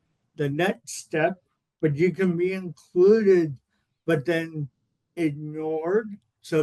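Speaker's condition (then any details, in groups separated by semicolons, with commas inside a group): Cerebral palsy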